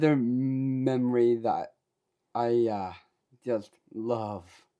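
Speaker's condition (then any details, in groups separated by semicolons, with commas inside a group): Down syndrome; able to express self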